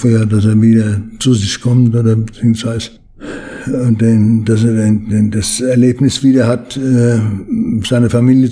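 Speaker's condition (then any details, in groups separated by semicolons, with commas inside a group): Parkinson's disease; limits daily routine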